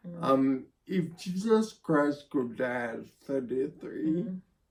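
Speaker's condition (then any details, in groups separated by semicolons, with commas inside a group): Spinocerebellar ataxia (sca7); needs help typing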